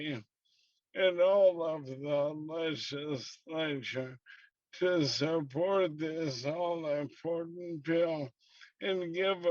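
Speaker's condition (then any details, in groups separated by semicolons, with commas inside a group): ALS; slow progressing form; diagnosed about two years ago; affected, listeners may need repeats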